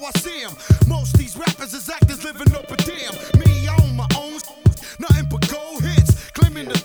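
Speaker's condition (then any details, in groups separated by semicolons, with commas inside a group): No condition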